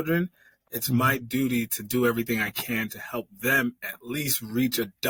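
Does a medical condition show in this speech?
No.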